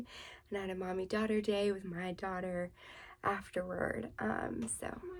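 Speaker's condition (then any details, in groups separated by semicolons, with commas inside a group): No condition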